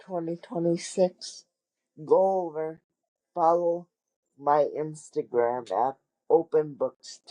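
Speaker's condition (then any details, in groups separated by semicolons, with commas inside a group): Cerebral palsy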